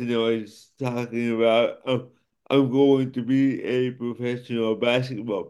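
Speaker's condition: Cerebral palsy; cerebral palsy from birth

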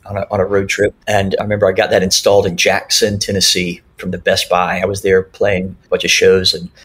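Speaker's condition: Cleft lip and palate; speech classes in childhood

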